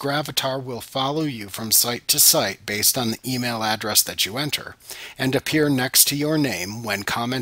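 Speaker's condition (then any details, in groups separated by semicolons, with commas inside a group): No condition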